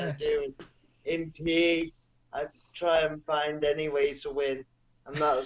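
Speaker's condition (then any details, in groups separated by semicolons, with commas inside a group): Cerebral palsy; non-progressive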